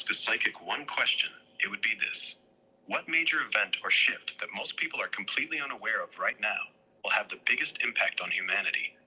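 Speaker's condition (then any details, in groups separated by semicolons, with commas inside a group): No condition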